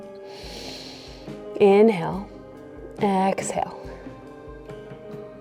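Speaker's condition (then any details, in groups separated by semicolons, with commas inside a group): No condition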